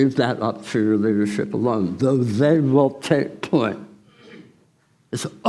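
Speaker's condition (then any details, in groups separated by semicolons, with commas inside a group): Tongue cancer surgery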